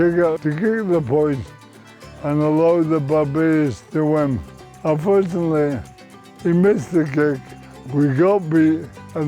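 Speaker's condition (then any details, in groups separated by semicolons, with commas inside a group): Motor neurone disease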